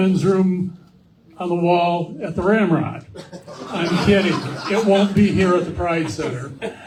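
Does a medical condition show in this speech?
No.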